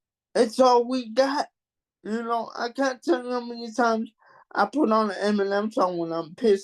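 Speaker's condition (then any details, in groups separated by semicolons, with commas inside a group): Cerebral palsy; mild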